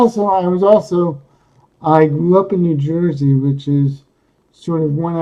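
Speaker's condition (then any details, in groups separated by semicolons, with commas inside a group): Cerebral palsy; speaks coherently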